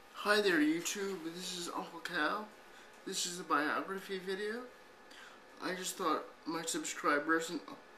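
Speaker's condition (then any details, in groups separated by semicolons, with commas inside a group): Cerebral palsy; wheelchair user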